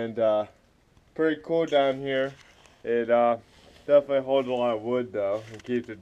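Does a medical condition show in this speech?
Yes: cerebral palsy.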